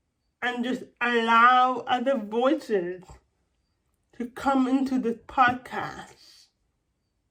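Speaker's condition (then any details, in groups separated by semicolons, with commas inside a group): Cerebral palsy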